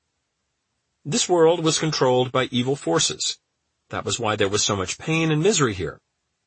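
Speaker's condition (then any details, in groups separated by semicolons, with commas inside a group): No condition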